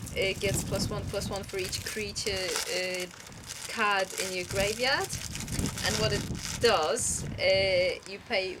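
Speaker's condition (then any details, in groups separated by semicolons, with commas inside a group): No condition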